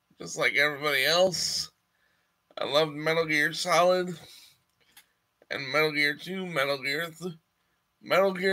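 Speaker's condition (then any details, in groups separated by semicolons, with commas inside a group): Cerebral palsy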